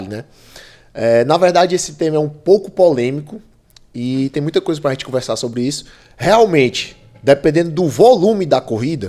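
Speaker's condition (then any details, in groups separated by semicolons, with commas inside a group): No condition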